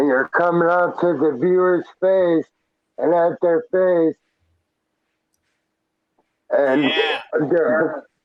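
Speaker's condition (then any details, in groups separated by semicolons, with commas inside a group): Traumatic brain injury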